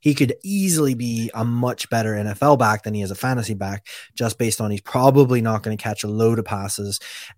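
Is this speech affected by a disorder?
No.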